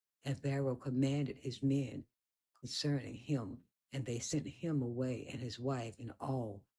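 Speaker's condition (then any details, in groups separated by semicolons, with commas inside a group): No condition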